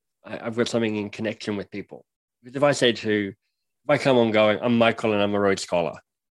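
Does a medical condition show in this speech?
Yes: cleft lip and palate; speech impediment.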